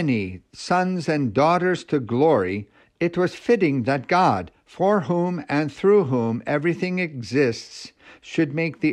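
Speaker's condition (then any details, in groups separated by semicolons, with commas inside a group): No condition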